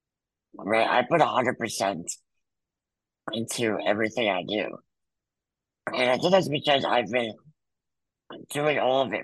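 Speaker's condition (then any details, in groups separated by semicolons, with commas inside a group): Muscular dystrophy; back surgery at 14 followed by near-fatal pneumonia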